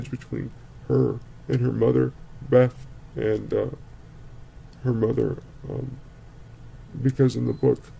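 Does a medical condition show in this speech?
Yes: cerebral palsy; wheelchair user, physical therapy since childhood; speaks relatively well.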